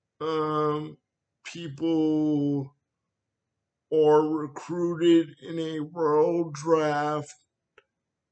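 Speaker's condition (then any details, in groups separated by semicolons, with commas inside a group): Cerebral palsy; wheelchair, needs transfer help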